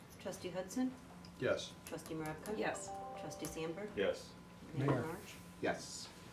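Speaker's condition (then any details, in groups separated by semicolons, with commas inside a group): No condition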